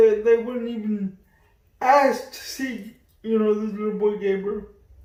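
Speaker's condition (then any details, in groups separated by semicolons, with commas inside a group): Cerebral palsy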